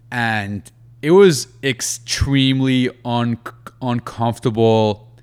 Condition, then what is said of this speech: Stuttering. I would say it is roughly the same amount of stuttering, no discrimination.